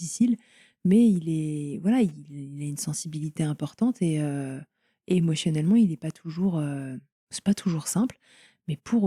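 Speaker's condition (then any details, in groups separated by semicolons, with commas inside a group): No condition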